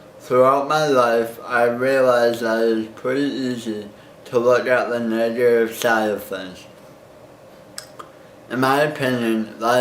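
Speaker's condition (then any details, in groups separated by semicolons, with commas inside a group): Cerebral palsy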